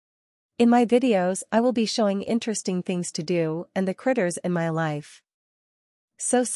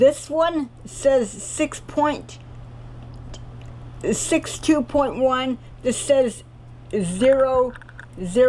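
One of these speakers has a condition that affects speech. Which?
The second: cerebral palsy; cannot walk, crawls to get around.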